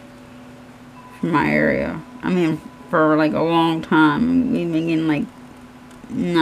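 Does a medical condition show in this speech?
Yes: cerebral palsy; hands affected, shaking.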